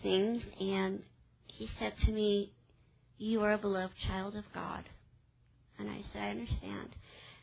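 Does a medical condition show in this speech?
Yes: cleft palate; infant feeding difficulty with weight loss, ongoing dental problems.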